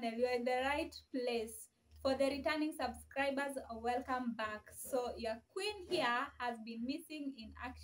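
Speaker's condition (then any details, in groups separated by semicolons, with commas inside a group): No condition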